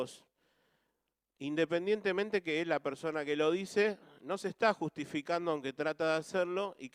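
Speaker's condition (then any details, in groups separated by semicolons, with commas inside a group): No condition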